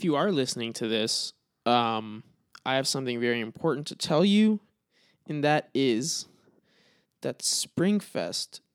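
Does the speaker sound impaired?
No.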